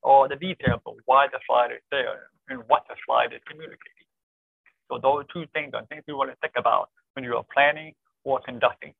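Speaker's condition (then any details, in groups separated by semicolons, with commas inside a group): Deafness; born deaf, cochlear implant, relies on lip reading and visual media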